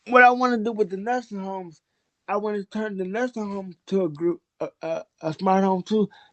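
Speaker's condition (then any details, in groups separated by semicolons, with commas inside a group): Cerebral palsy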